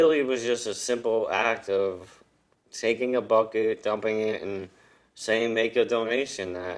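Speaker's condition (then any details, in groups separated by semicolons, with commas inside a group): ALS; arms too weak to use, young-adult onset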